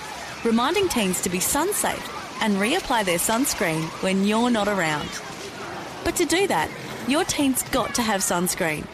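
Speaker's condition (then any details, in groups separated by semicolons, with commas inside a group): No condition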